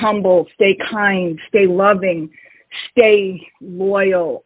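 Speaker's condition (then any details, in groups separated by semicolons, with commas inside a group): No condition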